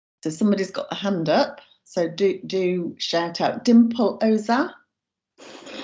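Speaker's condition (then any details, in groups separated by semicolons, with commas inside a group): No condition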